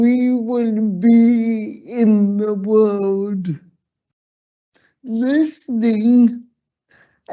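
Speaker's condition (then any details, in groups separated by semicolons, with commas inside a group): Slurred speech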